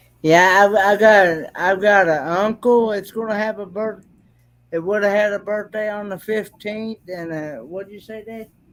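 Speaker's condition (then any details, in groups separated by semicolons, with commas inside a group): Cerebral palsy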